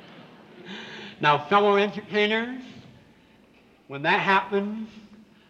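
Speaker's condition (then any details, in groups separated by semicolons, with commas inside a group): Severe cleft palate with lisp; congenital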